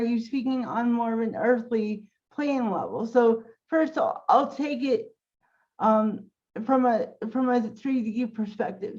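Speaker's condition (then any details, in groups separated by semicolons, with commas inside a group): Cerebral palsy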